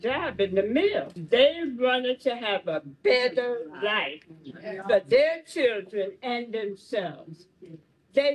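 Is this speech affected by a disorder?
Yes: partial tongue removal (glossectomy); partial tongue removal in 2016, due to stage 3 tongue cancer.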